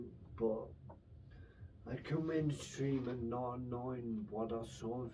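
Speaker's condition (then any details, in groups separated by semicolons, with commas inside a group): Brain infection with surgery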